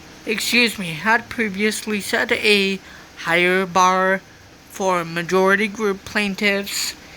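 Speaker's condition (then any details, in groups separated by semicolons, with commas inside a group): Cerebral palsy; from birth, walks with walker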